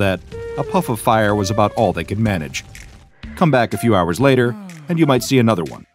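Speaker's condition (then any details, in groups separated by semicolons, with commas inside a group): No condition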